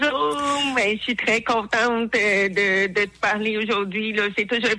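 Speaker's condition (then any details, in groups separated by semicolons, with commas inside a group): Hearing loss; disability not very visible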